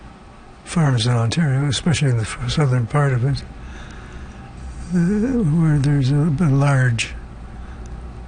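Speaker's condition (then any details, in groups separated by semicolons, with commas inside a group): Parkinson's disease; suspected link to rotenone pesticide exposure growing up on Ontario farm; slow speech, loses thread, trouble finishing sentences, word-finding worse when tired, poor focus, avoids hard words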